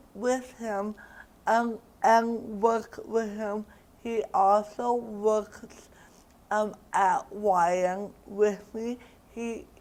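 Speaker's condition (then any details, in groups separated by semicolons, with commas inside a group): Cerebral palsy; diagnosed around age one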